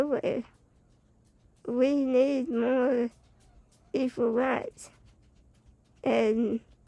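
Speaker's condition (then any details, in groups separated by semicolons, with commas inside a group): Spinal muscular atrophy type 2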